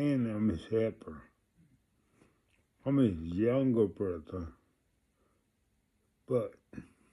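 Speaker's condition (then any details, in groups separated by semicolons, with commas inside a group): Multiple sclerosis; affects left side and voice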